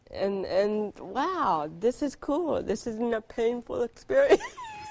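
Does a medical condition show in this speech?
Yes: cerebral palsy.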